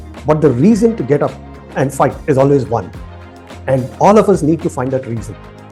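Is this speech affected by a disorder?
No.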